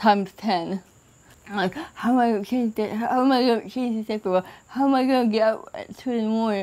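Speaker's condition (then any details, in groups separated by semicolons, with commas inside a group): Cerebral palsy; from birth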